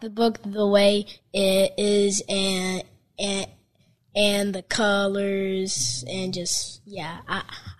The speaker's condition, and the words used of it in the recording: Stuttering. It's kind of personal to me because I stutter, so it's kind of personal to me.